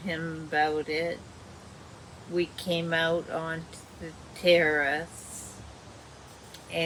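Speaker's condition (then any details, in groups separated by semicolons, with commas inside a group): Dysarthria; caused by multiple sclerosis; speech worsening, still communicates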